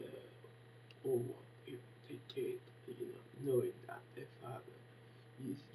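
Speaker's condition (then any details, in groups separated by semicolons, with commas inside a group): Facial palsy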